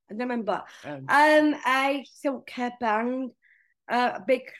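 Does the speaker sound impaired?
Yes: Down syndrome; present from birth, major heart surgery.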